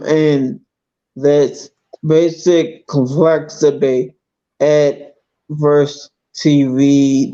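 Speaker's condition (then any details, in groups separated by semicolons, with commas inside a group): Multiple sclerosis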